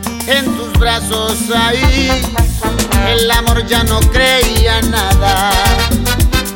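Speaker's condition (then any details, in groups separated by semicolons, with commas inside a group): No condition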